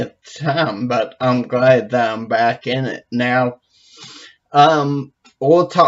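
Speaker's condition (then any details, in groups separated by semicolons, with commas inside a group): Brain injury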